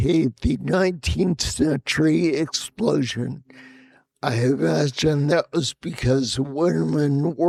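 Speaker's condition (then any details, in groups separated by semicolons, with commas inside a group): Spinocerebellar ataxia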